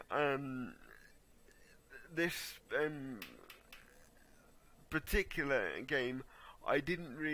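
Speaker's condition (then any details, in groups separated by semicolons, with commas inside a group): Cerebral palsy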